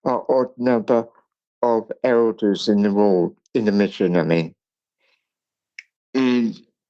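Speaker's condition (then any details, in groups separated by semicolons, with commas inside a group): Cerebral palsy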